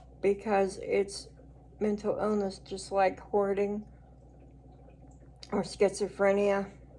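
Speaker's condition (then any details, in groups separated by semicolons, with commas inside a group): Cerebral palsy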